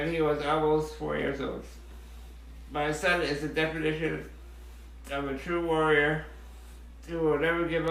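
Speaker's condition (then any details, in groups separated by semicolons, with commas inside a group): Muscular dystrophy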